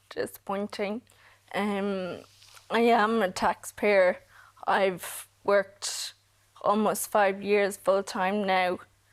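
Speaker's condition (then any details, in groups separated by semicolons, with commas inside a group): Friedreich's ataxia; genetic, poor coordination and fatigue from childhood; diagnosed age 12, progressive, now wheelchair; speech deteriorating massively, swallowing declining, choking, straw for liquids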